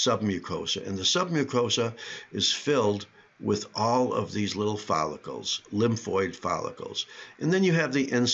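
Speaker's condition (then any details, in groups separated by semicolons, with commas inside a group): No condition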